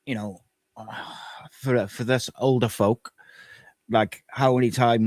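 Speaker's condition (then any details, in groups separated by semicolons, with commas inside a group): No condition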